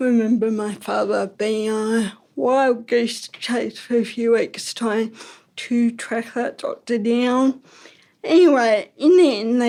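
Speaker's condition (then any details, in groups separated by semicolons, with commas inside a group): Ataxic cerebral palsy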